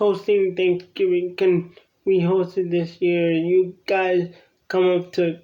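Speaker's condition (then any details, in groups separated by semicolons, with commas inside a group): Cerebral palsy; from birth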